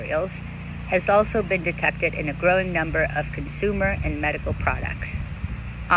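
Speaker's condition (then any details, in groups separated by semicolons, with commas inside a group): No condition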